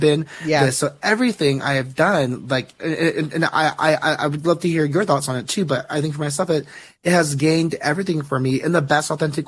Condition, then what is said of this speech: Stuttering. And so I think so much about even if my voice shakes, like I must speak and I must say something.